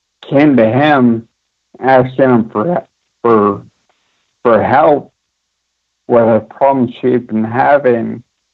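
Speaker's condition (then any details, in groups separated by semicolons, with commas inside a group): Friedreich's ataxia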